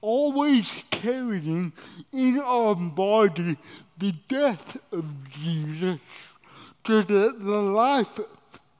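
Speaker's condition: Cerebral palsy

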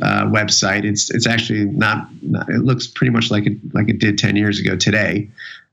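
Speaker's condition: No condition

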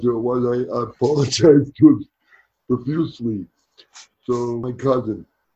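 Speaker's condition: Cerebral palsy; spastic, since birth, born unconscious with cord around neck, wheelchair

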